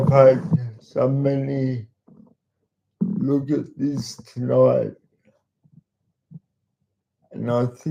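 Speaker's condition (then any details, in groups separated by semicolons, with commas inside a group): Cerebral palsy; talks slowly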